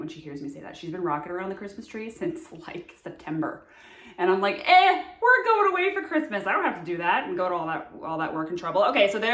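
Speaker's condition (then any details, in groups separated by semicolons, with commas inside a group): No condition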